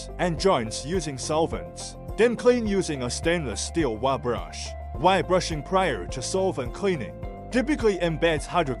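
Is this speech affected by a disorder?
No.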